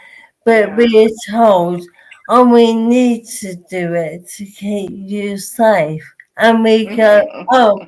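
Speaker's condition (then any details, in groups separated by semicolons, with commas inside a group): Motor neurone disease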